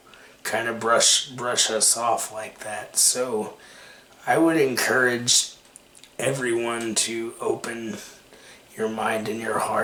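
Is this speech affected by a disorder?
Yes: cerebral palsy; takes medication.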